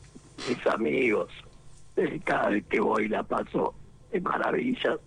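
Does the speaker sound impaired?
Yes: laryngectomy, esophageal speech; total laryngectomy for cancer of larynx and vocal cords, four complicated operations, totally mute after surgery; esophageal voice, very hard to relearn, sounds fairly clear, no assistive device.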